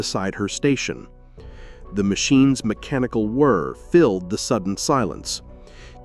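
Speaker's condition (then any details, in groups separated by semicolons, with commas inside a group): No condition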